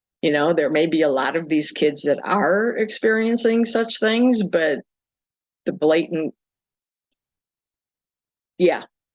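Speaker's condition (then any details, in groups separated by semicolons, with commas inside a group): No condition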